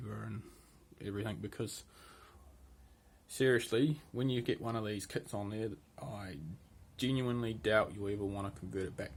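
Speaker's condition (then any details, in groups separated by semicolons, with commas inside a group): No condition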